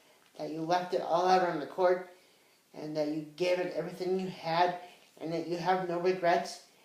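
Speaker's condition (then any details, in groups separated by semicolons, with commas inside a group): Cerebral palsy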